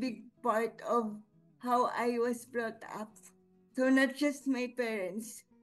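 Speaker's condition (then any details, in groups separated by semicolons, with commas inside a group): Cerebral palsy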